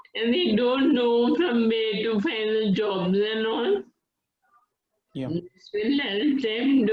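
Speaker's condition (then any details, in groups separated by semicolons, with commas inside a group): Friedreich's ataxia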